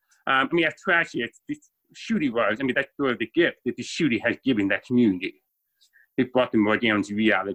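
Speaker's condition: Deafness, born deaf

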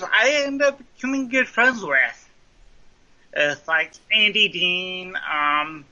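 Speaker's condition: Cerebral palsy; mild form, lifelong since childhood, trouble writing, slow running, mile took 21 minutes, school accommodations; speech impediment, sounds like Wendy's drive-through speaker box, may sound drunk

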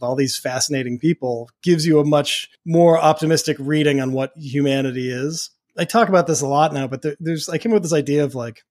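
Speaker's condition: No condition

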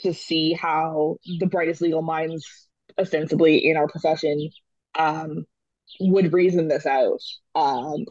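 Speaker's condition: No condition

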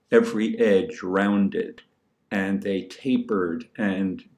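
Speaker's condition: No condition

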